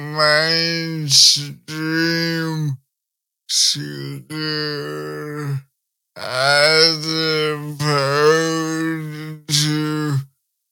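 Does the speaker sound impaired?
Yes: cerebral palsy; affects walking, people ask about gait.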